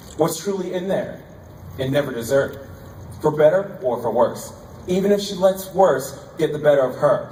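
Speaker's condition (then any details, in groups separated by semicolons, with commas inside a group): No condition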